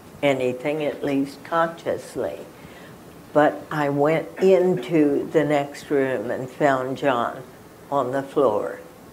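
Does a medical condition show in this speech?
Yes: spasmodic dysphonia; throat cancer suspected.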